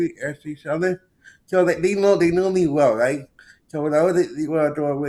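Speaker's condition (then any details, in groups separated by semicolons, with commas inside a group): Cerebral palsy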